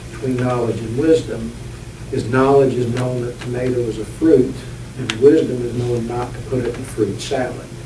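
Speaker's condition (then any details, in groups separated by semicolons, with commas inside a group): No condition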